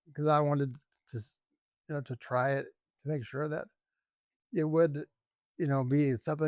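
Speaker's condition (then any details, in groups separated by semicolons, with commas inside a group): ALS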